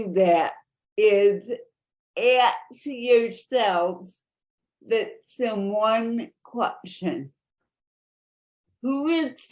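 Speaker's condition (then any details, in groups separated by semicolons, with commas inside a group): Cerebral palsy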